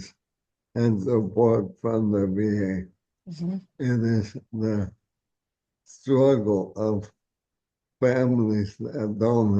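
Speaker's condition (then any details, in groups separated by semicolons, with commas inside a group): ALS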